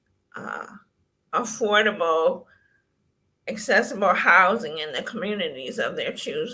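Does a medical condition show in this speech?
Yes: cerebral palsy; wheelchair user, previously walked limitedly.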